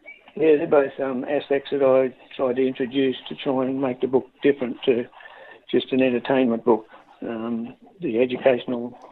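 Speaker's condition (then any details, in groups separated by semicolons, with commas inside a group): Parkinson's disease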